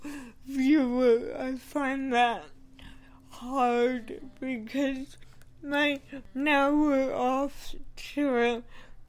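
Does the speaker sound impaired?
Yes: cerebral palsy; rehearses comedy material repeatedly.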